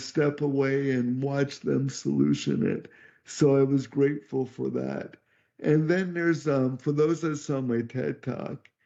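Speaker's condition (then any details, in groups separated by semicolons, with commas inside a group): Cerebral palsy; could not talk until age 12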